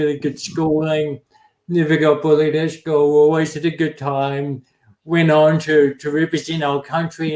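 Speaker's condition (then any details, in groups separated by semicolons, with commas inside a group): Cerebral palsy; affects speech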